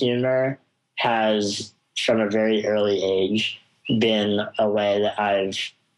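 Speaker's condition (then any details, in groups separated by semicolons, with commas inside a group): Spinal muscular atrophy; wheelchair user, cannot move self, can be moved by others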